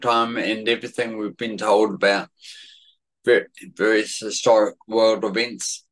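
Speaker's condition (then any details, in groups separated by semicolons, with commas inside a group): Cerebellar atrophy; said to be genetic, significant environmental component, affects speech and balance, worse when tired or stressed; speech a little worse than usual today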